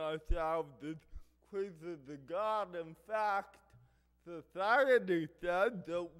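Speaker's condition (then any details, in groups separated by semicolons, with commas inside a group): Cerebral palsy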